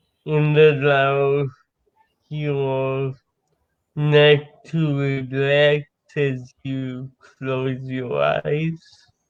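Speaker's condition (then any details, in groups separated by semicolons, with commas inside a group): Cerebral palsy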